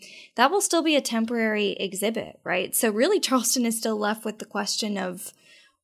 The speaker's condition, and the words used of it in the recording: None; typical speech.